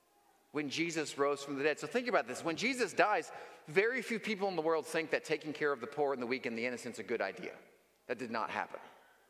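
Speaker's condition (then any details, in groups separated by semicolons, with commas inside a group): No condition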